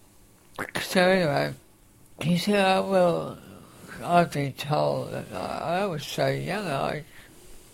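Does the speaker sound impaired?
Yes: facioscapulohumeral muscular dystrophy, facioscapulohumeral (FSHD); respirator pump wheezing audible in recording.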